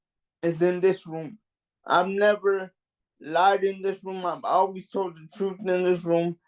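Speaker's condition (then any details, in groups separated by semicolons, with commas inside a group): Cerebral palsy; mild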